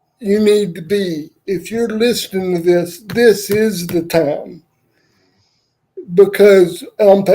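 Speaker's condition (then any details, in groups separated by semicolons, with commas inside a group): Cerebral palsy; uses wheelchair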